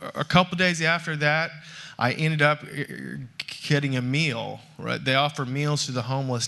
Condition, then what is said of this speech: Stuttering. And I think the stuttering is almost a gift that shows your humility and draws people in, and he's got you doing this.